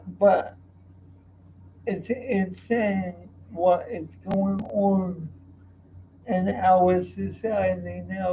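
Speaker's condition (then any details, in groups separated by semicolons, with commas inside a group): Cerebral palsy; uses wheelchair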